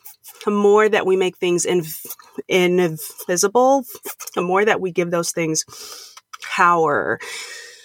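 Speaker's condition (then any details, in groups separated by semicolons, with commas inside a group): Stuttering; lifelong stutter since grade school, past speech therapy, public speaking since 2014 as fear exposure; comfortable speaking publicly while stuttering, still concerned about stuttering on conference calls; trouble saying own name, avoided phone calls and talking, speaks freely while stuttering; repeated sounds, prolonged sounds, blocks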